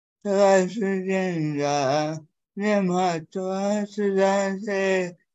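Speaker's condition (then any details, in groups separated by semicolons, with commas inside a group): Cerebral palsy; physical disability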